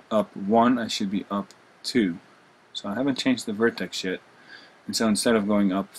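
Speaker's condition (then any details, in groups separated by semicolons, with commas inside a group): No condition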